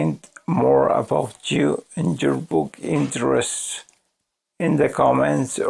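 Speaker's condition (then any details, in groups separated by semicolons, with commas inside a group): ALS; voice severely damaged, hard to understand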